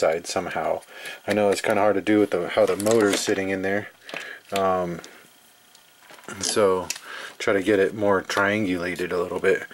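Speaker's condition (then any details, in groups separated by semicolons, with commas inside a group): No condition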